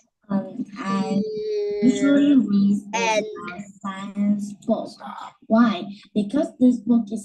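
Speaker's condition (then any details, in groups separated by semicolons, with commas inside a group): No condition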